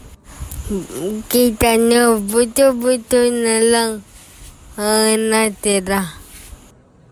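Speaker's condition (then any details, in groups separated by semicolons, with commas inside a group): Cerebral palsy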